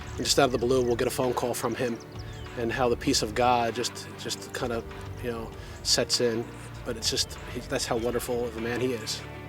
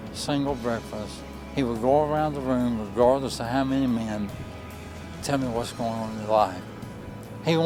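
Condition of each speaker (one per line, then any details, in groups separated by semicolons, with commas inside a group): No condition
ALS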